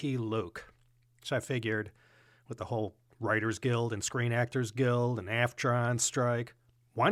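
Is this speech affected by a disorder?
No.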